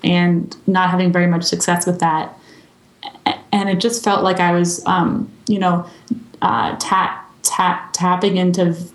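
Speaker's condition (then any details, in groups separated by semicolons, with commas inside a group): Stuttering; therapy over past 3 years: fluency shaping, stuttering modification, voluntary stuttering, subway talks with strangers; speech tools helped at times but not reduced stuttering, drops strategies needing unnatural speaking; repeated sounds, prolonged sounds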